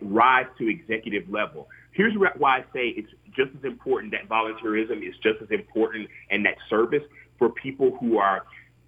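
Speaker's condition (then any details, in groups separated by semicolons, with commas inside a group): No condition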